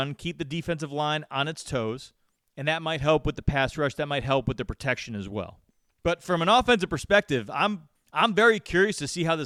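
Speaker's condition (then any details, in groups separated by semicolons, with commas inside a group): No condition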